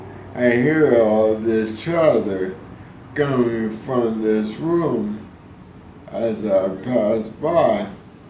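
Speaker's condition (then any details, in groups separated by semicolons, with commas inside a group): ALS; voice lost, breathing trouble after pump surgery, now louder, clearer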